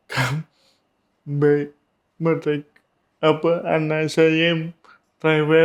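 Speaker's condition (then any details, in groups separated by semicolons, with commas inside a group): Cerebral palsy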